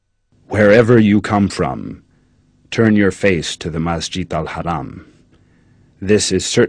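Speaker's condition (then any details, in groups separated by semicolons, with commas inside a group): No condition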